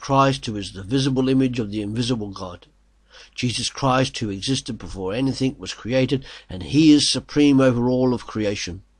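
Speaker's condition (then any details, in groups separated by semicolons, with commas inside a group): No condition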